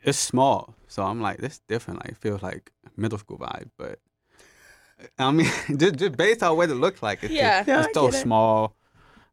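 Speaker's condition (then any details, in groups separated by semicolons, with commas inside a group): Hearing loss (hard of hearing), drug-induced (gentamicin); had speech therapy because of hearing loss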